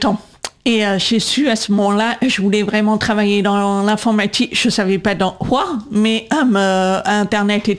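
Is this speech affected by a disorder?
Yes: profound congenital deafness, congenital, due to cytomegalovirus (CMV); diagnosed 18 months, severe then profound at 8, cochlear implants left 8.5, second 20-22; 20 years speech therapy for speaking and voice control, LPC cued speech, AI struggles to understand.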